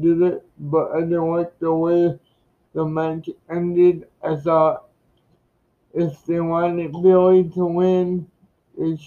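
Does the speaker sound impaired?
Yes: cerebral palsy.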